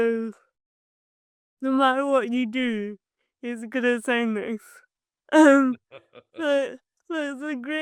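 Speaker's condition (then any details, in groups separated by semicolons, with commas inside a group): Cerebral palsy; from birth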